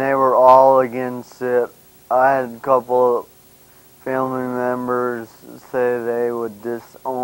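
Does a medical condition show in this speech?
Yes: brain injury.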